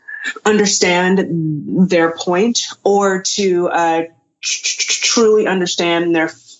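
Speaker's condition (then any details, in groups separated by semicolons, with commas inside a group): Stuttering; stuttering since around age 3, lifelong; avoided talking to avoid stuttering, avoided saying own name around 24-25, later took up public speaking; prolonged sounds, blocks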